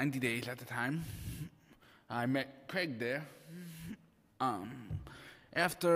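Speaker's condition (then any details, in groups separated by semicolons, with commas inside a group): Cerebral palsy; very mild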